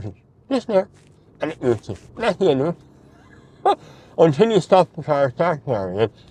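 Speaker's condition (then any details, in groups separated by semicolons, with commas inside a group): Mouth cancer surgery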